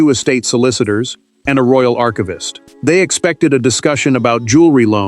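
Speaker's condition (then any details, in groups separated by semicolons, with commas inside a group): No condition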